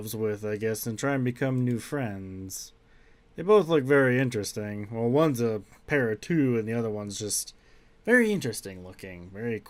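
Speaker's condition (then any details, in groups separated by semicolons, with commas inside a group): No condition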